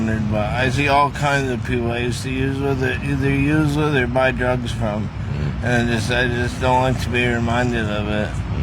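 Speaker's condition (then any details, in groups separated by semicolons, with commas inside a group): Traumatic brain injury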